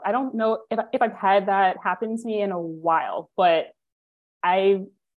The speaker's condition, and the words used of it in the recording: Stuttering. And that helps me to speak on it more and more clearly.